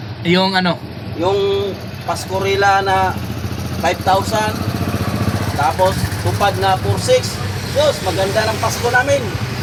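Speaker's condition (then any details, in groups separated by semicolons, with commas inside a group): No condition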